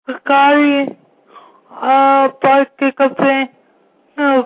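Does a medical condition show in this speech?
Yes: spastic quadriplegic cerebral palsy; all four limbs, brain and nervous system, affects movement, learning, hearing, seeing, thinking, uses equipment; speaks briefly, Job Path support staff restates her words for listeners.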